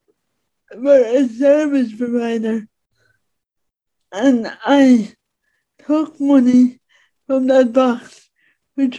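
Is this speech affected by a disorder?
Yes: speech impediment; disabled.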